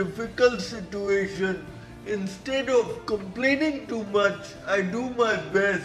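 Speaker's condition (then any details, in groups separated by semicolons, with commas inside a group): Cerebral palsy; present from birth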